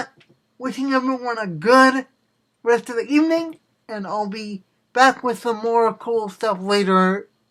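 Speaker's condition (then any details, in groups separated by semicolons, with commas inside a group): Cerebral palsy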